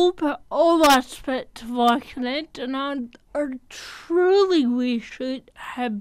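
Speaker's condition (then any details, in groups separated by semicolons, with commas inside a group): Athetoid cerebral palsy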